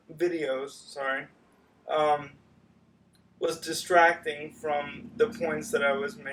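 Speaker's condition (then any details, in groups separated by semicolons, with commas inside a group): Cerebral palsy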